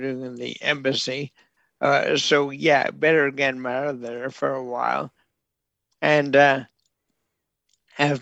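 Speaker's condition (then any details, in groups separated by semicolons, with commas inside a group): Bulbar onset ALS; bulbar onset Lou Gehrig's disease, neurological, affects nerves and muscles, mouth, nose, throat first, then hands; progressing, hands slow, walking and running harder, outwardly looks unaffected; severely impaired, very slow, likened to elderly drunk man, calls self unable to talk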